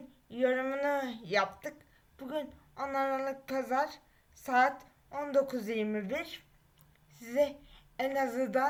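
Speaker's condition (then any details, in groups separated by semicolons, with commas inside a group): Cerebral palsy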